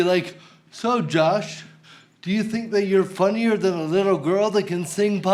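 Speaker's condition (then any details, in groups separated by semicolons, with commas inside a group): Cerebral palsy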